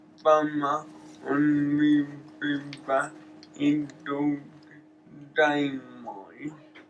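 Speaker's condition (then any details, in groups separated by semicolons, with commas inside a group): Cerebral palsy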